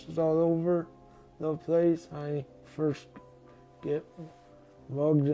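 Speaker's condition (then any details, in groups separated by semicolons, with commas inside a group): Traumatic brain injury; hit by car as child, resuscitated; now able to walk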